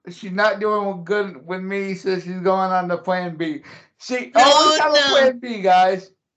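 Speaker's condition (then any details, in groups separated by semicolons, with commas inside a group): Cerebral palsy; since childhood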